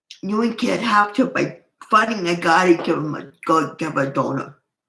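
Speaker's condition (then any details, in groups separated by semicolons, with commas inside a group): Cerebral palsy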